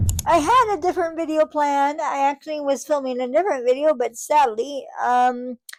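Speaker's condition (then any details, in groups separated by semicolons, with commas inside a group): Cerebral palsy, spastic; from birth, muscle spasms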